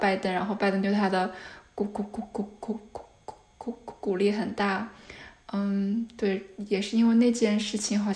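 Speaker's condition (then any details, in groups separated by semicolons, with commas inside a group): Stuttering; noticed in high school English class on br- of British, possible unnoticed childhood stutter, then more words; frequent repetitions of initial syllables and sounds, fillers; repeated sounds, prolonged sounds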